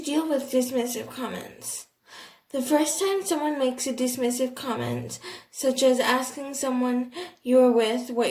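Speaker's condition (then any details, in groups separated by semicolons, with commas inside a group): Cerebral palsy, athetoid; eats, chews and swallows normally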